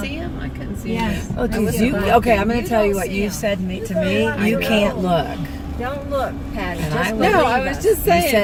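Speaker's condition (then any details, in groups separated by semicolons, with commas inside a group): No condition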